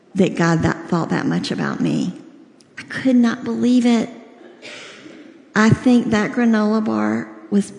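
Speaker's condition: Cleft lip and palate, severe

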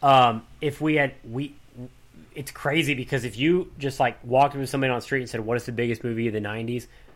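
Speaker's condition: No condition

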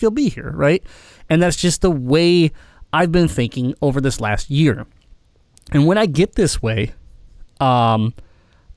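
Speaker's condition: Cleft palate; congenital cleft palate

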